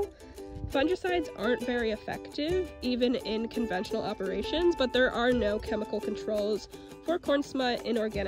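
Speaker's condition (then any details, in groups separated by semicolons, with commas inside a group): No condition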